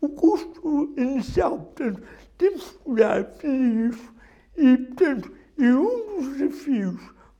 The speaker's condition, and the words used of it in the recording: Cerebral palsy. Porque o facto de ter dificuldades a falar, acho que não tenho dificuldades a comunicar, são coisas diferentes.